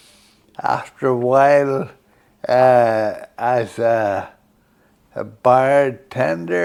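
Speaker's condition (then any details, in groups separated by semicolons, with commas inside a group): Friedreich's ataxia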